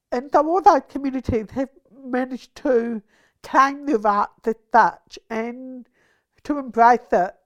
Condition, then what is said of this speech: Deafness. Therefore, I did learn to speak well.